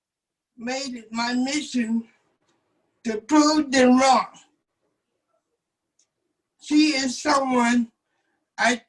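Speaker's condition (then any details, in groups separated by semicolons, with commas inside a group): Cerebral palsy; uses wheelchair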